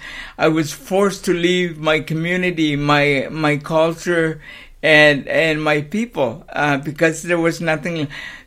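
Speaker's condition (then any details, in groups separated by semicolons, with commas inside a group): Cerebral palsy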